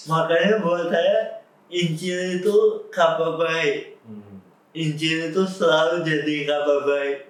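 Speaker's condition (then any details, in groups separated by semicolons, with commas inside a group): Cerebral palsy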